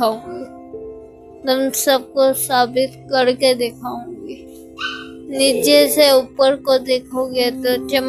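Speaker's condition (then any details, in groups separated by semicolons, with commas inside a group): Speech difficulty after fall; some difficulty talking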